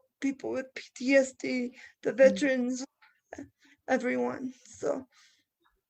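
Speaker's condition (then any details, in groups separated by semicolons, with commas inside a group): Cerebral palsy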